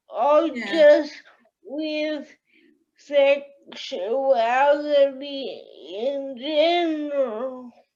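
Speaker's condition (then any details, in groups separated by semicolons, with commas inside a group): Cerebral palsy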